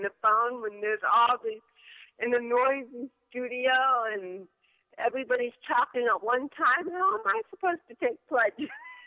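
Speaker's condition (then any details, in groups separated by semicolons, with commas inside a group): Cerebral palsy; adult, early intervention at Long Beach, California cerebral palsy school from 18 months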